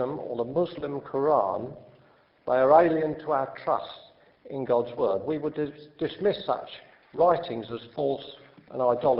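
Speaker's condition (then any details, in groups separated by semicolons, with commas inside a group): No condition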